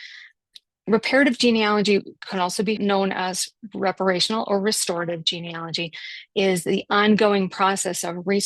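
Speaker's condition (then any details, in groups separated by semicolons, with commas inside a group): No condition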